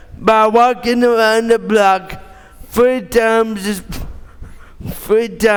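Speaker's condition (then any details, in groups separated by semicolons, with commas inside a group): Cerebral palsy; born premature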